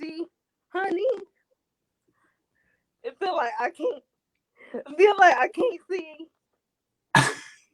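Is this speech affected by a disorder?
Yes: cerebral palsy.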